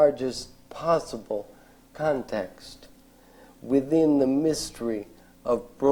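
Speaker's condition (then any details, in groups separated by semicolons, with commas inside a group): ALS; diagnosed eight years ago, at age 35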